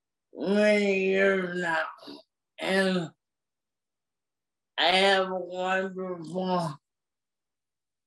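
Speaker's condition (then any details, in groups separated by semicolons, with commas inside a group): Cerebral palsy; uses motorized wheelchair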